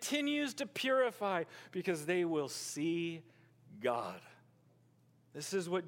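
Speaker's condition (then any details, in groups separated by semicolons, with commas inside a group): No condition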